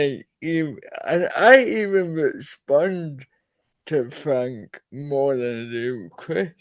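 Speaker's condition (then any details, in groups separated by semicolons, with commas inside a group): Cerebral palsy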